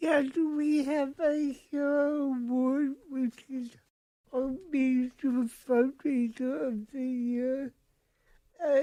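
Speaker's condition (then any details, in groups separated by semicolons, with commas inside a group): Cerebral palsy; from birth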